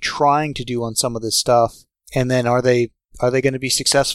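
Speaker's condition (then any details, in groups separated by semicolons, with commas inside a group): No condition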